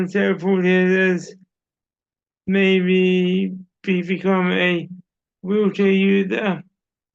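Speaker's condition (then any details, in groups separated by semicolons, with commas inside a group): Cerebral palsy; uses wheelchair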